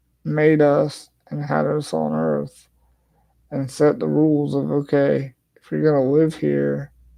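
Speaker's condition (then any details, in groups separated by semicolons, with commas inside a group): Cerebral palsy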